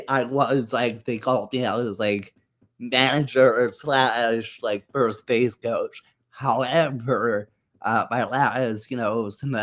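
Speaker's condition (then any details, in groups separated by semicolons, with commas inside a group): Muscular dystrophy; diagnosed age nine or ten, medication for spasms, mild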